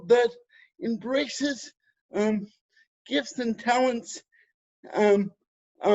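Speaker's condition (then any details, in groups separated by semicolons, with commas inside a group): Cerebral palsy; spastic type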